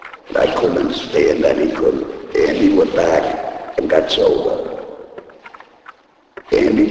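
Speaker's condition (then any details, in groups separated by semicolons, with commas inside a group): Laryngectomy; voice first lost at racetrack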